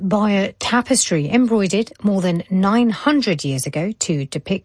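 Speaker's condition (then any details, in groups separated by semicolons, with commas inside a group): No condition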